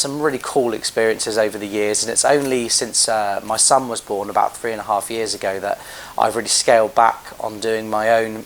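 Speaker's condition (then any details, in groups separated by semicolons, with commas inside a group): No condition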